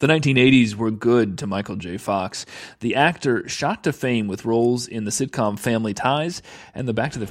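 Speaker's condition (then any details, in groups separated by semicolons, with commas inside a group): No condition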